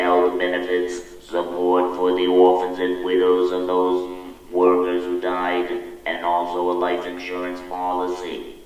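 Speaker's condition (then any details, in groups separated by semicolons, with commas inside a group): Laryngectomy; recent laryngectomy; voice tires easily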